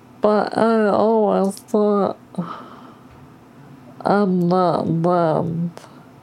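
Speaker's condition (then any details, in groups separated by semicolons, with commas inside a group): ALS; progressive, motorized wheelchair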